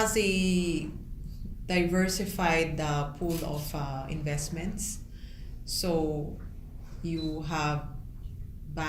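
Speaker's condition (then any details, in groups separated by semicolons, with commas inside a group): No condition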